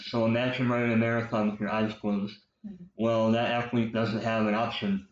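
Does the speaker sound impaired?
Yes: cleft lip and palate; with popliteal pterygium syndrome.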